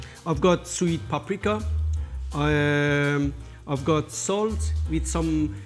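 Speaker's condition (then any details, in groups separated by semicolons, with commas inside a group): No condition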